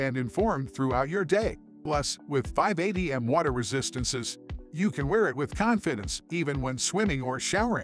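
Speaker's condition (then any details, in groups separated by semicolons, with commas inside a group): No condition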